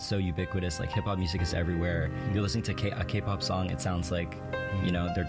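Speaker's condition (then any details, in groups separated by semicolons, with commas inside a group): No condition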